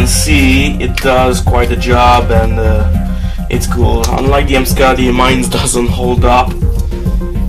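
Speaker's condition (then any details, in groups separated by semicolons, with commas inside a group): No condition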